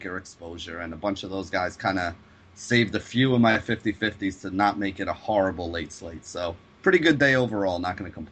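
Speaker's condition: No condition

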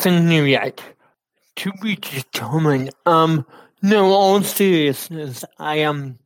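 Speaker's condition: Cerebral palsy; speech affected, uses Dragon NaturallySpeaking voice activated computer software

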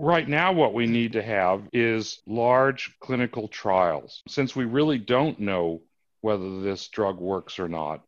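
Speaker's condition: No condition

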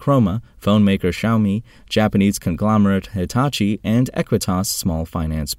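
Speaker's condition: No condition

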